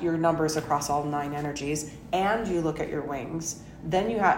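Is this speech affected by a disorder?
No.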